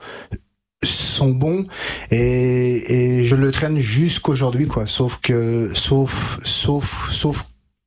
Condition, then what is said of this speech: Stuttering. Donc là par exemple j'ai des blocages et j'ai des répétitions, mais auparavant, avant que je fasse ce gros travail orthophonique, c'était une catastrophe quoi.